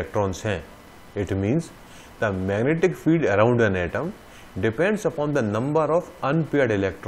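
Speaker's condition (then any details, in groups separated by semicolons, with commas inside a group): No condition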